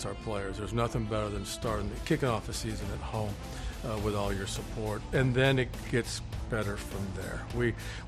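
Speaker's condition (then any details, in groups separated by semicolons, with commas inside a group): No condition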